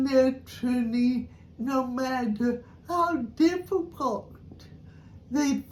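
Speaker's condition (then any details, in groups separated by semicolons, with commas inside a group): Cerebral palsy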